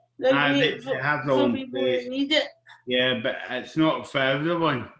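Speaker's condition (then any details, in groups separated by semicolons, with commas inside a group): Cerebral palsy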